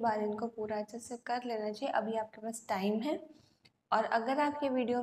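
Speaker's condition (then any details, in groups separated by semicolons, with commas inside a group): No condition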